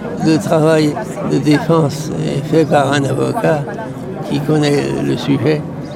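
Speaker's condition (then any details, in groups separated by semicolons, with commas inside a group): Parkinson's disease; pronounced stooped posture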